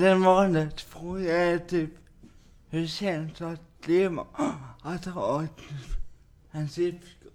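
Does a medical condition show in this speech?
Yes: cerebral palsy; lifelong cerebral palsy.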